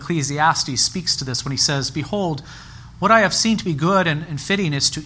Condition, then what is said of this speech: No condition.